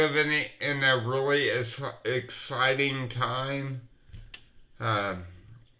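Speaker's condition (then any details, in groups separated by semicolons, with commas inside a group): Multiple sclerosis; sometimes hard to breathe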